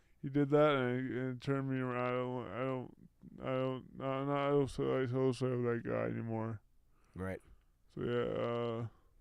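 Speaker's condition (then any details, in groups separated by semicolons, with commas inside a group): Brain injury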